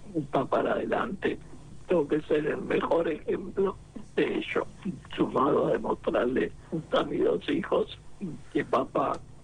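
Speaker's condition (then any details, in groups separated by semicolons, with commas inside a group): Laryngectomy, esophageal speech; cancer reported all well after surgery and treatment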